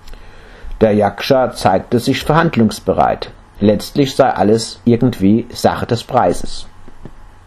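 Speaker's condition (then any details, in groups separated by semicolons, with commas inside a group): No condition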